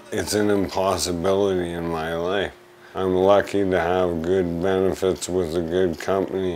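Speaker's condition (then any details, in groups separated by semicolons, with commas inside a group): Amyotrophic lateral sclerosis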